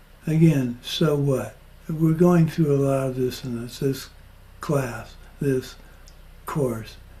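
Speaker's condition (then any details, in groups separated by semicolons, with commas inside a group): Parkinson's; progressing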